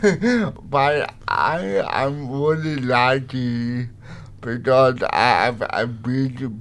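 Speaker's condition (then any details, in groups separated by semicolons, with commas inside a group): Cerebral palsy; uses light writer communication device; partly voiced, partly typed audio on light writer communication device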